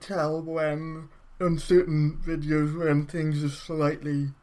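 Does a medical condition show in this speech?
Yes: cerebral palsy; brain damage at or around birth, affects coordination and muscle control of whole body.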